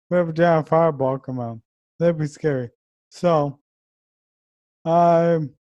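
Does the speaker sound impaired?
Yes: ALS; diagnosis by exclusion took over a year and a half.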